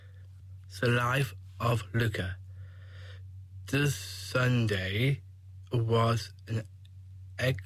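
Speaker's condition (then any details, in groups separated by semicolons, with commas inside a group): Down syndrome; age 21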